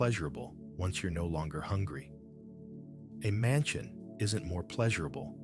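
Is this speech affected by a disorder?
No.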